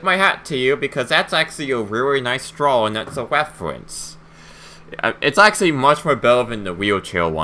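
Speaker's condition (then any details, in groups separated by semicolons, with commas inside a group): No condition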